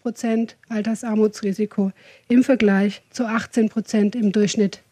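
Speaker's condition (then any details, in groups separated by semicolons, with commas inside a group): No condition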